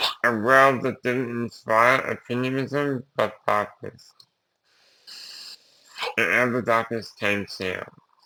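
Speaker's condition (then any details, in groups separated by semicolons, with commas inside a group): Duchenne muscular dystrophy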